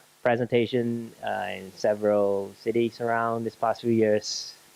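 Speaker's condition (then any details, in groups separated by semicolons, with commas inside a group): No condition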